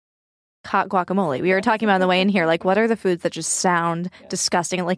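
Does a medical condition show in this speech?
No.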